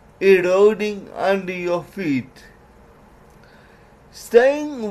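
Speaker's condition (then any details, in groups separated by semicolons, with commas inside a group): Cerebral palsy; doubted legs could last 6 continuous hours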